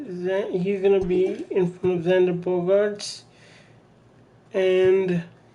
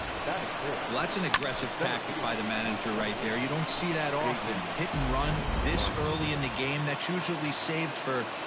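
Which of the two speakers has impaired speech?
The first: cerebral palsy; from birth.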